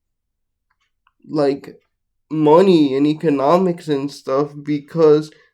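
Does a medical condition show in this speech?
Yes: ataxic cerebral palsy.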